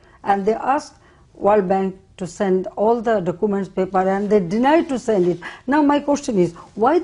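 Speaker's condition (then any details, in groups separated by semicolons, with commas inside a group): No condition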